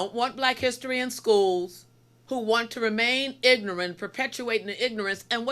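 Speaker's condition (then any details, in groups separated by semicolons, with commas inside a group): No condition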